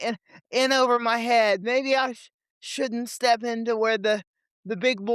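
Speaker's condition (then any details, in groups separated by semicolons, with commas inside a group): Cerebral palsy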